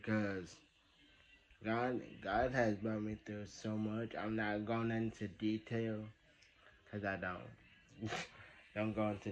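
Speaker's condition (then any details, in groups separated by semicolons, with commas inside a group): Traumatic brain injury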